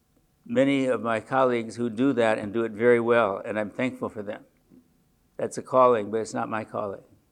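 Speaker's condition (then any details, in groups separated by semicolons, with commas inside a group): Parkinson's disease; age 74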